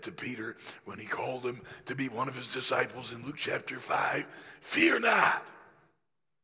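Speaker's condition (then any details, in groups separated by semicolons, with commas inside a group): Laryngeal cancer after radiation; still affected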